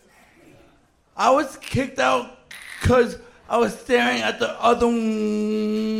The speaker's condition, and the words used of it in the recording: Stuttering. He didn't even stutter during that part.